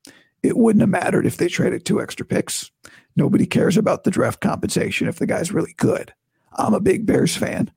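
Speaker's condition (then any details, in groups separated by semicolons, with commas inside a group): Vocal cord surgery recovery; talking painless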